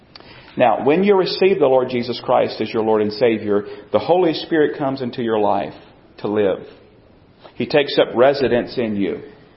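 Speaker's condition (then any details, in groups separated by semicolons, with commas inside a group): No condition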